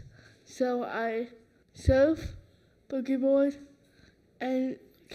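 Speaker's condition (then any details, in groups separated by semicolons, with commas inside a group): Cerebral palsy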